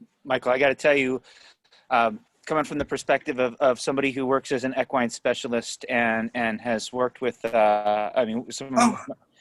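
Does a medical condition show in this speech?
No.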